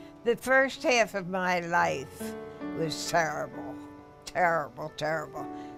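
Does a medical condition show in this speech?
Yes: Parkinson's disease; developed after earlier mental illness.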